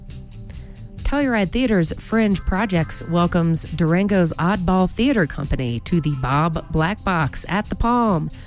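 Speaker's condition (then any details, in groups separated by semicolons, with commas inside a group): No condition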